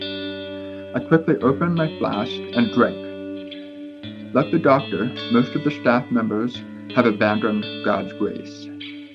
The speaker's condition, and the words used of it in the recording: Deafness. Some words are just difficult for me to say as a result of my speech impediment